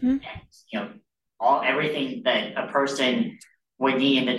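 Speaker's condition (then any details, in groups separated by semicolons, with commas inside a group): Cleft lip and palate; born with cleft lip and cleft palate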